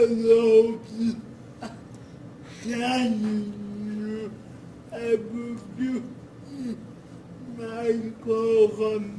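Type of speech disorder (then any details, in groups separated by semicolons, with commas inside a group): Dysarthria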